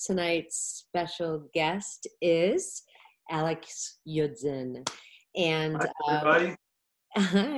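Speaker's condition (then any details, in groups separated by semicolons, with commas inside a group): No condition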